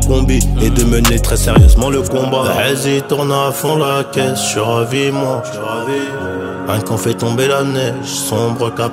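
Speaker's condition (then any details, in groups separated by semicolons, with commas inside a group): No condition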